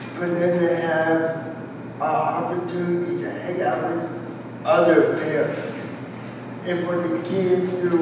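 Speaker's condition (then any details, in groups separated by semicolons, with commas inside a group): Cerebral palsy, spastic quadriplegia; voice not always strong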